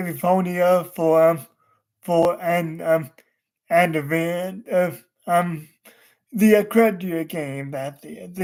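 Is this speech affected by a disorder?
Yes: cerebral palsy.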